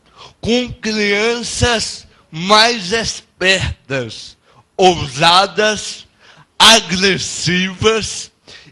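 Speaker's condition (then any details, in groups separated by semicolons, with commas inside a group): Cerebral palsy; no speech as child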